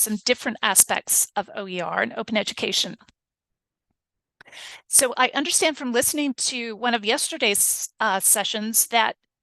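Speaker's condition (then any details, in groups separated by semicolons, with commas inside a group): No condition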